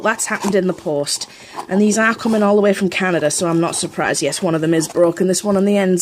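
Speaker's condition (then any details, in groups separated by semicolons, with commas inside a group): No condition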